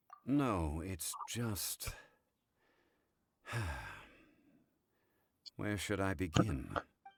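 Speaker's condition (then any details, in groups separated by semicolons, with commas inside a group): No condition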